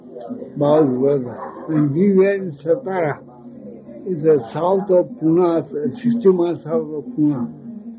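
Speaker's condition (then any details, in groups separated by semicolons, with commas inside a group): Speech loss after head injury; very difficult to utter words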